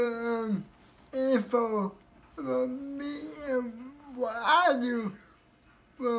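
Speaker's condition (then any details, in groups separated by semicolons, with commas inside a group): Cerebral palsy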